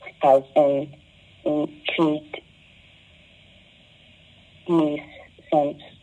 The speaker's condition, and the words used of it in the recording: Stuttering. So what I first want to do is start out by telling you guys that I always stutter on the word.